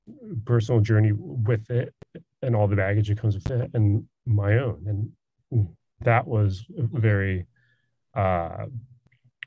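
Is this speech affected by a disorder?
Yes: stutter; markedly less coherent speech around age 20 to 21; still stutters, speech more conversational and coherent than in early twenties; blocks, repetitions, pauses while speaking, otherwise conversational and coherent; here blocks.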